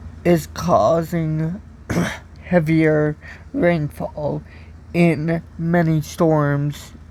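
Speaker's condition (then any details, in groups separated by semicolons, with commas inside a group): Cerebral palsy; from birth, walks with walker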